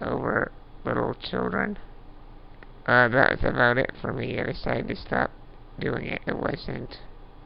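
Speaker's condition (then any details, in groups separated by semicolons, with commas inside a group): Duchenne muscular dystrophy; breathing effortful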